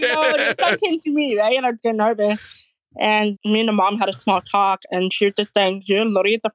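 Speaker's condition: Severe hearing loss; audiologist recommended cochlear implant

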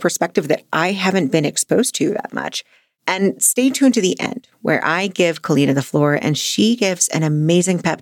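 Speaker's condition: No condition

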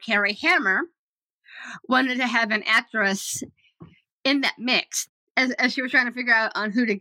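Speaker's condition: Down syndrome; developmental disability

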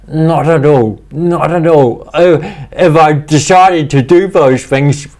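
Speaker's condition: Cerebral palsy; speech impediment, talks funny

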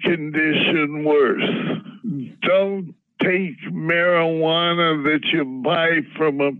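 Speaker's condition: Parkinson's disease

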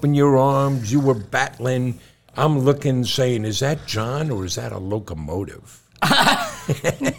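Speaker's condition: No condition

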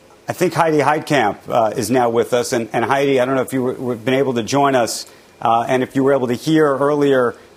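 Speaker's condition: No condition

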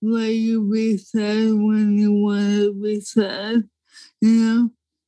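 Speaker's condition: ALS; diagnosed as a young woman

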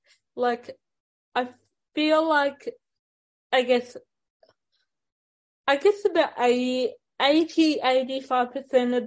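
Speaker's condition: Ataxic cerebral palsy; ambulant wheelchair user

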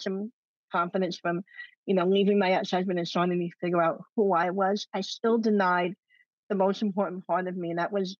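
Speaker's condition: Cleft lip and palate; congenital cleft lip and palate, no single known cause, multiple surgeries throughout life, ongoing medical and dental needs; adult

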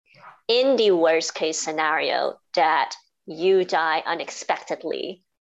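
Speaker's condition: Cleft palate and cleft lip; speech therapy as a teenager

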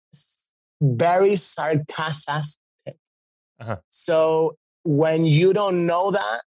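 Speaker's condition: Stutter; fluent when singing; stutter goes away when singing; repeated sounds, blocks

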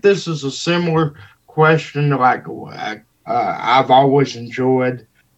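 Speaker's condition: Cerebral palsy; wheelchair user

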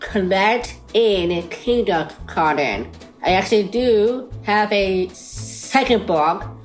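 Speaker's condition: Down syndrome; congenital, extra chromosome, body and brain develop differently; adult, age 31

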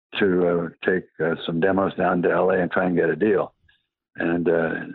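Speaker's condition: Parkinson's disease

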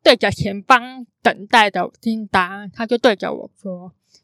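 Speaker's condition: Congenital hearing impairment; congenital cochlear underdevelopment, skull opened for cochlear implant (电子耳)

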